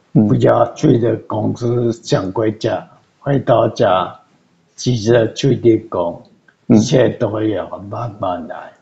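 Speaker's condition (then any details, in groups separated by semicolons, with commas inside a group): Cerebellar atrophy; sudden onset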